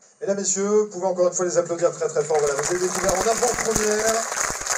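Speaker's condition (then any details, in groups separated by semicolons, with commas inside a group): No condition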